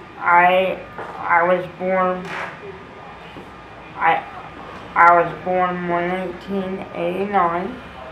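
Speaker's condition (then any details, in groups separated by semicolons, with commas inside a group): Cerebral palsy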